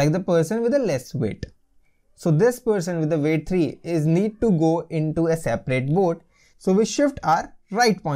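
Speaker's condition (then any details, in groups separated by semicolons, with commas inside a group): No condition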